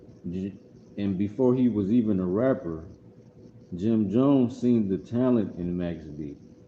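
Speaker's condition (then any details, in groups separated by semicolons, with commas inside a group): No condition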